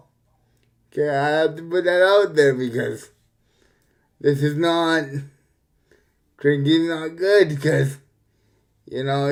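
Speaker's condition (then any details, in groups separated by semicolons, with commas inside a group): Cerebral palsy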